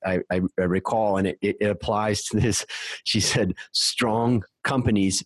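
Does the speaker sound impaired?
No.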